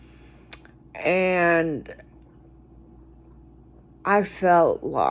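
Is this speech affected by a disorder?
Yes: cerebral palsy; speech noticeably atypical.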